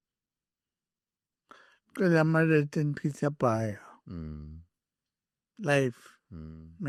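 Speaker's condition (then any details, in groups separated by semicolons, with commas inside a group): Cerebral palsy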